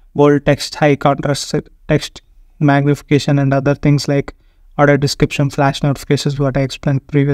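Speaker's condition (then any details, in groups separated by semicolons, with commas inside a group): No condition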